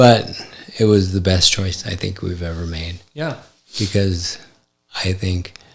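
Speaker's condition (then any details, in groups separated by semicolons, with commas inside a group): ALS; affects hand function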